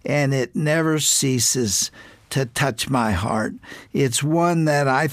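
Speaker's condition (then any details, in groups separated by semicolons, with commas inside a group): No condition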